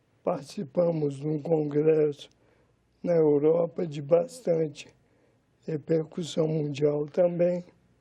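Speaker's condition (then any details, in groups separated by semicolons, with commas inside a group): Amyotrophic lateral sclerosis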